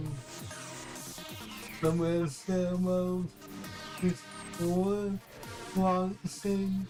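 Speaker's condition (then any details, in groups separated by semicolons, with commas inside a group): Cerebral palsy; affects voice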